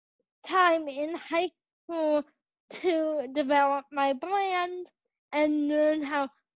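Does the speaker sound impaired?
Yes: cerebral palsy; present from birth; age 21.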